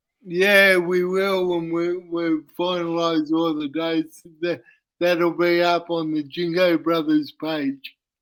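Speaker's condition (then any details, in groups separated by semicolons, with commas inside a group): Cerebral palsy; uses wheelchair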